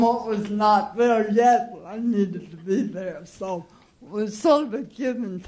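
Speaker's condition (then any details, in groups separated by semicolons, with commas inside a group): Cerebral palsy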